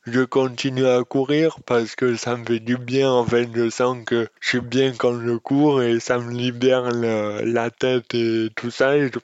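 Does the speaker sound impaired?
Yes: dystonia; congenital.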